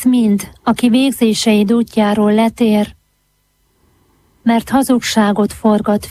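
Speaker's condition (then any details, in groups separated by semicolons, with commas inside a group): No condition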